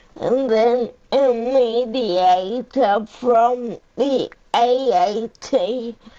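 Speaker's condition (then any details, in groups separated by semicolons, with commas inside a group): Cerebral palsy; powerchair user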